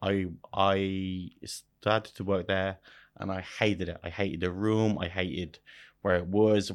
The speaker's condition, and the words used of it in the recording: Stuttering. And because I've got a stutter, when I tried to speak in German, it got five times worse.